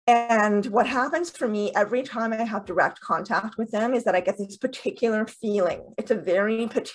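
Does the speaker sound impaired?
Yes: deafness with cochlear implants; two cochlear implants, first implant 7 years ago, second implant surgery later.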